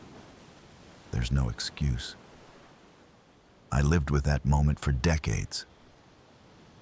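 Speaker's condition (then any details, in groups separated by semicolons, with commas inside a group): No condition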